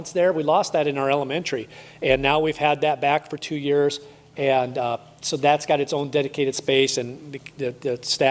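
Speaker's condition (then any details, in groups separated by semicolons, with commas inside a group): No condition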